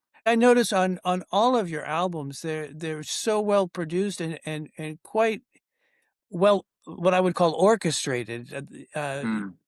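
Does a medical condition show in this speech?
No.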